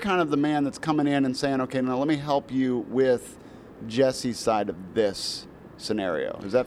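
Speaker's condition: No condition

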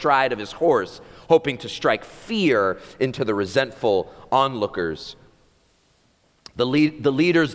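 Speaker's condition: No condition

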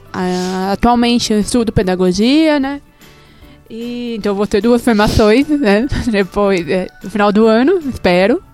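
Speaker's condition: Deafness, profound left, severe right; speech therapy almost whole life, cannot make phone calls

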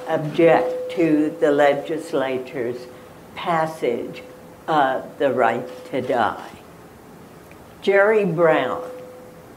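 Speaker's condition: Spasmodic dysphonia; diagnosed 1998 at Johns Hopkins within 1 hour

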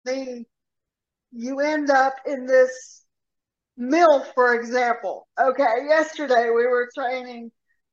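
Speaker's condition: Cerebral palsy; severe rotator cuff tear

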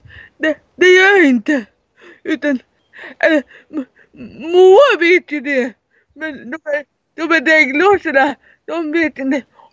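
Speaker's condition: Cerebral palsy; severe, wheelchair user

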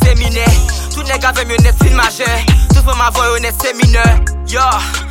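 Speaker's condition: No condition

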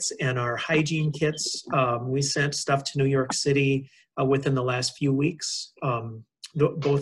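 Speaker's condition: No condition

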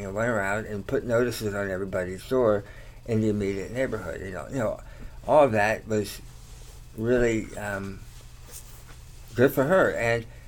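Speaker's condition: Tongue cancer surgery; slight slur, talks okay

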